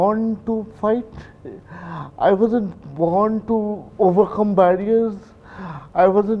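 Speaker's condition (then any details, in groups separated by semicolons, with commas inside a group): Cerebral palsy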